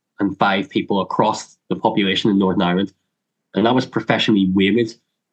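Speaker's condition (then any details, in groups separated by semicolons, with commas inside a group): Cleft lip and palate; congenital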